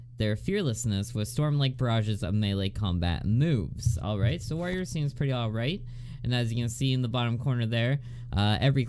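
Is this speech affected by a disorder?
No.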